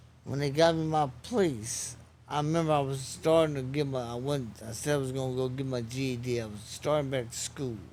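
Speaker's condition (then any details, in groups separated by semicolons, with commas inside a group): Traumatic brain injury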